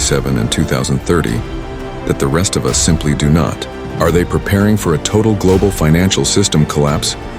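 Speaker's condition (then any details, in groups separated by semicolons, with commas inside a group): No condition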